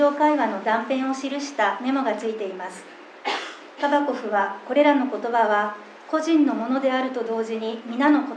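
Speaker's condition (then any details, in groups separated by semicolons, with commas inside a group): No condition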